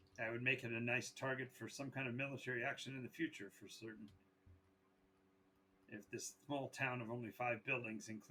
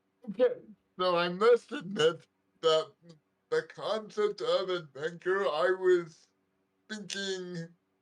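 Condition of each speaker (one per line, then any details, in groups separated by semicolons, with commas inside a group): No condition
Cerebral palsy; right side weaker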